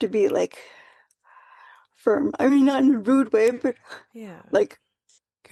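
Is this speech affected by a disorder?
Yes: quadriplegic cerebral palsy.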